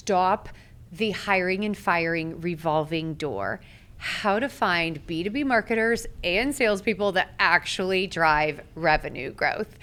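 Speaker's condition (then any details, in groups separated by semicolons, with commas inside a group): No condition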